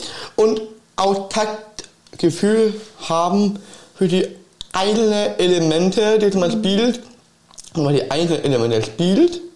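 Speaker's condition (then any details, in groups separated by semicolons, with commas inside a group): Down syndrome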